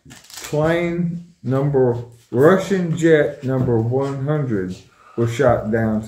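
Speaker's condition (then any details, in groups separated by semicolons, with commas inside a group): ALS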